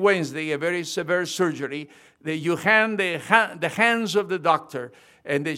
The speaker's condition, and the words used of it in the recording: No condition.